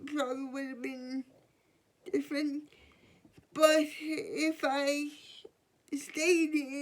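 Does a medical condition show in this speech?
Yes: cerebral palsy.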